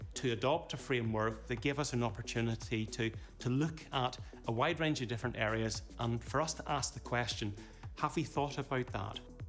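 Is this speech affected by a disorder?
No.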